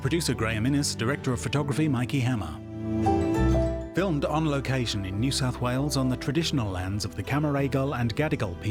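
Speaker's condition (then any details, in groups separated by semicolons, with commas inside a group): No condition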